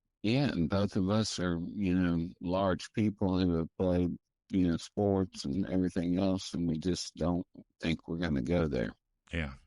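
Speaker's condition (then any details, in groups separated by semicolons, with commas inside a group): Primary progressive multiple sclerosis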